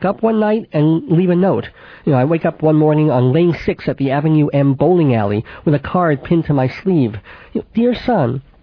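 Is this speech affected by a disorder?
Yes: cleft palate with lisp, mild; congenital cleft palate and cleft lip.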